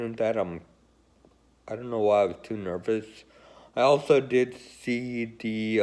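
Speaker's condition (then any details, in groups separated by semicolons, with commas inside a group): Friedreich's ataxia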